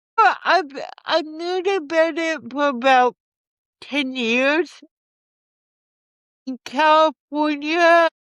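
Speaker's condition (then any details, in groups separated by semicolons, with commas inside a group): Cerebral palsy; from birth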